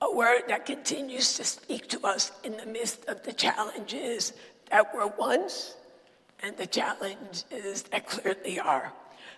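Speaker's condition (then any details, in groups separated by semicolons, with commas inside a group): Dysphonia; lost ability to sing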